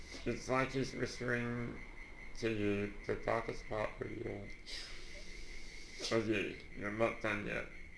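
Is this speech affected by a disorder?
Yes: Duchenne muscular dystrophy.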